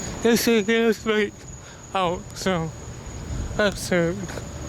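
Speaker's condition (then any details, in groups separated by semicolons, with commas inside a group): Cerebral palsy; speech disability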